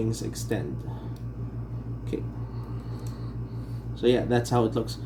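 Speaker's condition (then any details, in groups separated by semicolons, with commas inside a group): No condition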